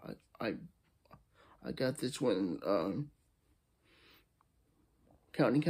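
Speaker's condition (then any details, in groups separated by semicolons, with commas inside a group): Cerebral palsy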